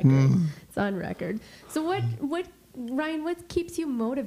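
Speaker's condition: No condition

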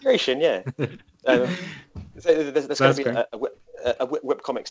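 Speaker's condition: Stutter; speech impediment; repeated sounds, repeated words

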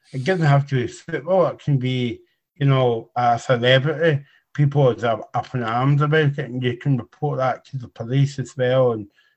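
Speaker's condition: Cerebral palsy

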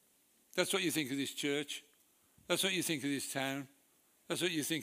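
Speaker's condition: Parkinson's disease; shaking

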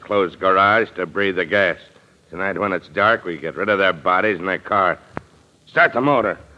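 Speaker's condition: No condition

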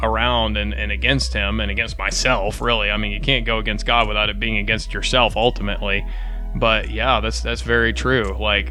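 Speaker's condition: No condition

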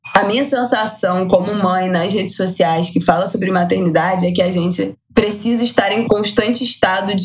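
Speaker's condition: No condition

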